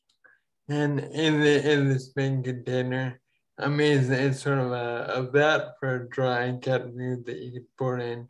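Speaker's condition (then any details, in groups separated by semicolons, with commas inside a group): Ataxia; falls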